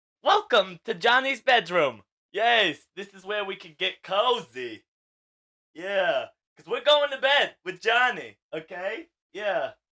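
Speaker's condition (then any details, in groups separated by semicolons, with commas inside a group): No condition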